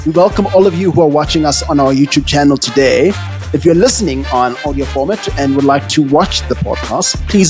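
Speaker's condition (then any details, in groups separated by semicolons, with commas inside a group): No condition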